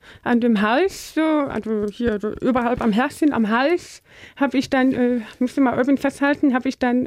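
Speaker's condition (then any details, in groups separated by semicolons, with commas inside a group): Deafness; speaks well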